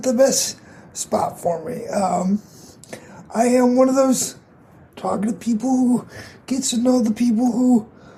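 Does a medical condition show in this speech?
Yes: cerebral palsy; voice audibly affected.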